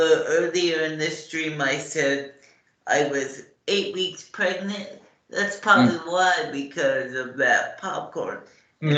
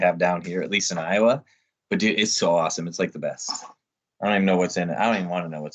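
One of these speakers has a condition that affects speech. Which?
The first: cerebral palsy; morning medication.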